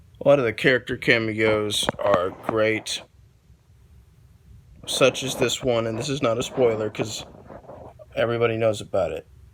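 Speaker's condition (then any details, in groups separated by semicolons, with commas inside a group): No condition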